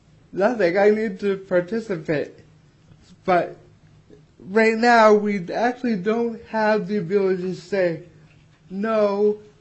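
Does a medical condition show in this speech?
Yes: cerebral palsy; not improved by habilitation, has support staff; 42 years old.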